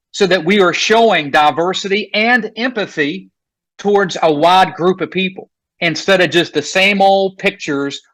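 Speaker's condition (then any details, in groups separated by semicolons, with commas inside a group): No condition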